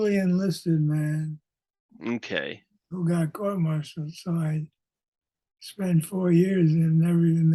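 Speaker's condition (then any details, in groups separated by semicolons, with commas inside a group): Parkinson's disease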